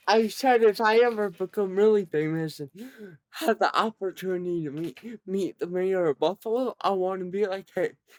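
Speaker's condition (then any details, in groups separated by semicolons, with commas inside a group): Cerebral palsy, severe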